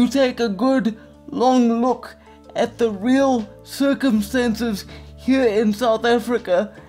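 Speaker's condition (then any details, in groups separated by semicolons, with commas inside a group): Quadriplegic cerebral palsy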